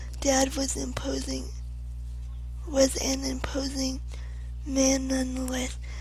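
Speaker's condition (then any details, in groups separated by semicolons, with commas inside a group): Cerebral palsy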